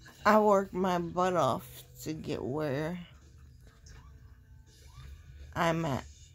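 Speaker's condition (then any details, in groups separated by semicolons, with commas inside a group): Cerebral palsy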